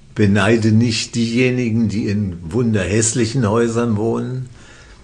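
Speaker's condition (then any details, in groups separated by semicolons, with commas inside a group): Parkinson's disease; diagnosed by a psychiatrist, treated by professor Jens Volkmann in Würzburg, on medication; physically active, symptoms barely noticeable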